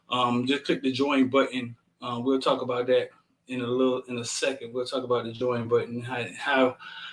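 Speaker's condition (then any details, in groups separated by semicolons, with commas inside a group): No condition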